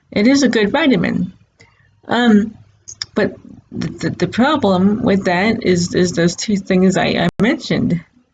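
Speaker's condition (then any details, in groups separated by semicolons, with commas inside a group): Cerebral palsy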